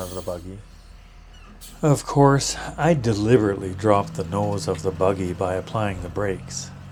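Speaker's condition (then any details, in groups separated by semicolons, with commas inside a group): No condition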